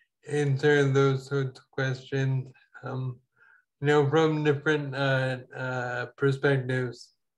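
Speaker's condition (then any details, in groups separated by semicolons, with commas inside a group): Ataxia; falls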